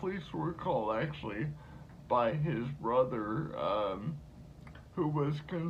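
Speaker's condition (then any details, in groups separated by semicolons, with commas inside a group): Cerebral palsy; speaks slower at times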